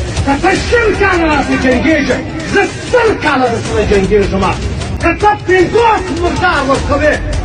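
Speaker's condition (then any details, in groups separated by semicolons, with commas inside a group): No condition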